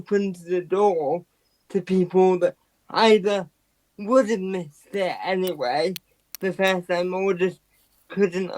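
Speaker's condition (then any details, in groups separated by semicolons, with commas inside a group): Quadriplegic cerebral palsy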